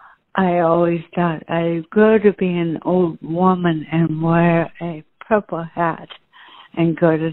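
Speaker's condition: ALS, genetic; about 3 years since diagnosis, still dancing in advanced classes, getting harder

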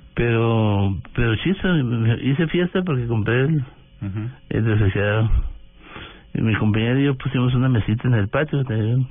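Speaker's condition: Parkinson's disease; voice trembles at times, neurologist-prescribed walking, running and tennis

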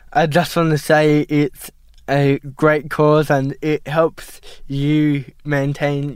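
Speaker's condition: Cerebral palsy; diagnosed at 12 months

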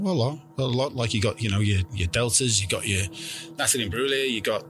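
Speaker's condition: No condition

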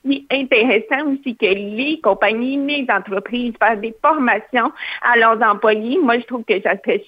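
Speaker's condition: Hearing loss, cochlear implant; lip-reads

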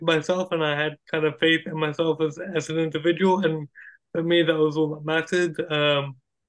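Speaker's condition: Cerebral palsy; hospital school and rehab ages nine to twelve

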